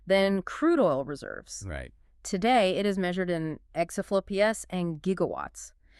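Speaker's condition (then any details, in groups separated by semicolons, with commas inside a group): No condition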